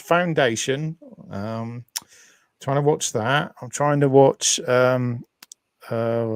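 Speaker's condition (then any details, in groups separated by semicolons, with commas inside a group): No condition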